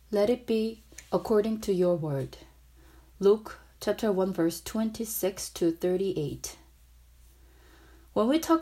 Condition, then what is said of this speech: No condition.